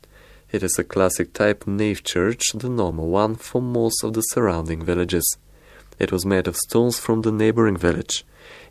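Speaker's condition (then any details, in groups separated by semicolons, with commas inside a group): No condition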